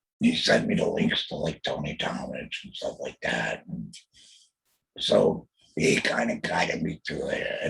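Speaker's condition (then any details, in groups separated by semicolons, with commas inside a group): Total laryngectomy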